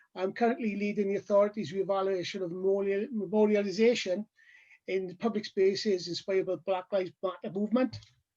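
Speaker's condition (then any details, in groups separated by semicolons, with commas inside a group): No condition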